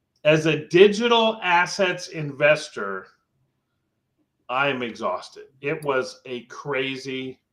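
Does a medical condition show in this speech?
No.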